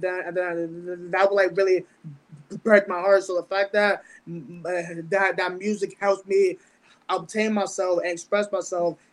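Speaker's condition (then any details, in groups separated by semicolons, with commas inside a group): Stutter; mild speech impediment with stuttering since about age 10, autism spectrum, intellectual learning disability from birth; fears certain words coming out, avoids long talking on stage, expresses self differently; repeated sounds, prolonged sounds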